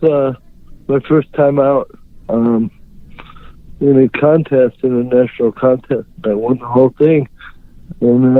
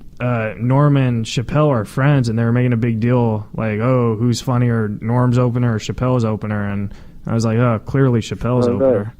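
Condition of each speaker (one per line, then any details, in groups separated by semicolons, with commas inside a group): Cerebral palsy; unable to write or type
No condition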